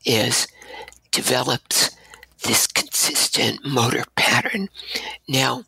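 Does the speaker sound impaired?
Yes: abductor spasmodic dysphonia; onset Fresno State after voice loss shouting over music, student clinician therapy, two damaging surgeries; cords open involuntarily, much breathiness, staccato syllables, lengthened syllables give shaky tremor, focused speaking.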